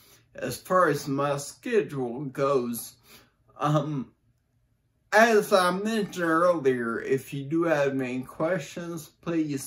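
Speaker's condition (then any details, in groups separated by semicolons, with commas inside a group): Brain injury; voice exercises twice daily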